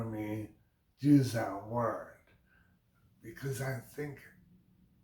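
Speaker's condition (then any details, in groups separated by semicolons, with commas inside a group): Brain injury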